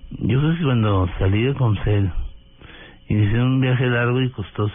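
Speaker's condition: Parkinson's disease; stooped hunched posture at times

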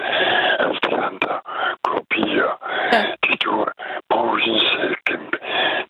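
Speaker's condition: Throat cancer; laryngeal cancer, attributed to heavy cigarette and water pipe smoking; needs a lot of air to produce voice or sound, voice noticeably unusual

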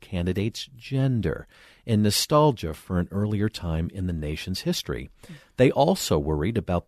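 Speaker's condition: No condition

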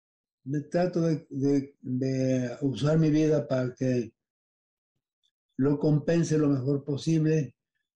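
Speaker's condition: Parkinson's disease; balance

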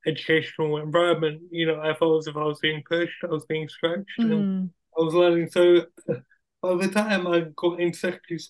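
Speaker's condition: Cerebral palsy; wheelchair user

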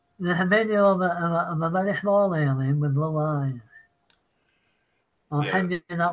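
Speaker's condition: Parkinson's; apologizes mid-sentence

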